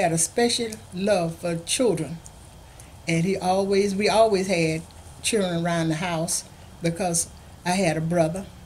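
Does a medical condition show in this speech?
No.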